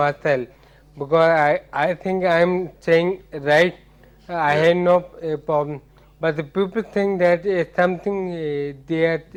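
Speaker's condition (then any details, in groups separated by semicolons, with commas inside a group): Ataxia; speech difficulty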